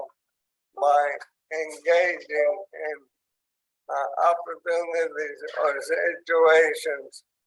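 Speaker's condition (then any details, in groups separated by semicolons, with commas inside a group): ALS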